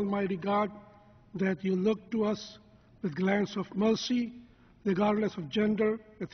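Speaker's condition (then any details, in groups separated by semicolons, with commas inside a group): No condition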